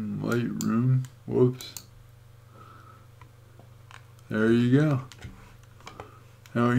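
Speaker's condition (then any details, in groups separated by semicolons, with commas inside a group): Cerebral palsy; affects gait and walking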